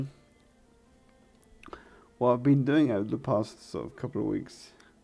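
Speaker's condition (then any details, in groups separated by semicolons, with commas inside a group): Cerebral palsy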